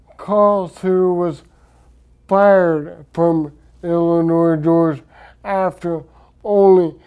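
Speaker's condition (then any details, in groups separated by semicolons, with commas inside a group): Traumatic brain injury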